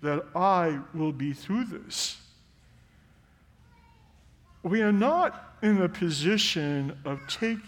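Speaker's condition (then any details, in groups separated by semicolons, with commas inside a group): No condition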